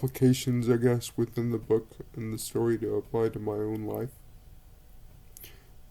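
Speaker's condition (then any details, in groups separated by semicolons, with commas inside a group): Cerebral palsy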